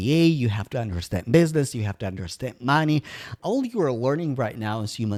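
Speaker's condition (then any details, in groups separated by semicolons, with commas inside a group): No condition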